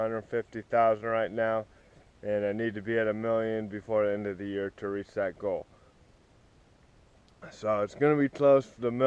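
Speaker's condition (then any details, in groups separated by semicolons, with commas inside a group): Cerebral palsy; spastic, affects walking and legs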